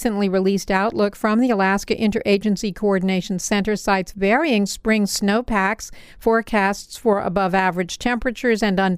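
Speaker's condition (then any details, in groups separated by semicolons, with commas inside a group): No condition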